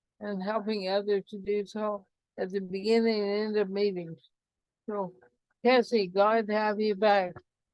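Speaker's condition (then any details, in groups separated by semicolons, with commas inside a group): ALS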